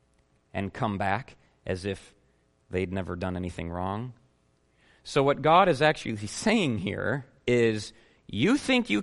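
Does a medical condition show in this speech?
No.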